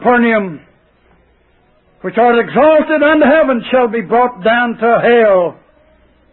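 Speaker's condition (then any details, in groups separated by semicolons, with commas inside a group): No condition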